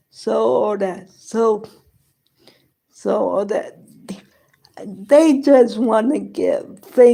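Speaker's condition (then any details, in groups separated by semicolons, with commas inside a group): Cerebral palsy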